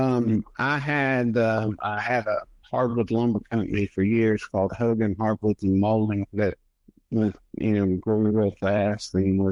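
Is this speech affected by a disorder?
Yes: multiple sclerosis.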